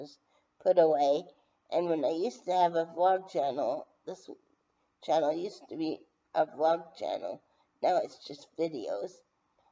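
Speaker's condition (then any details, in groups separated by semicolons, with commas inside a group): Brain injury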